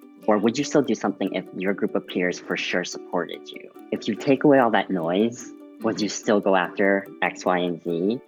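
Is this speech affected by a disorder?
Yes: cleft lip and palate.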